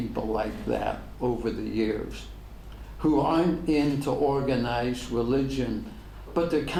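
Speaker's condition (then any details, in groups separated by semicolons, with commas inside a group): ALS; degenerative; diagnosed ten years ago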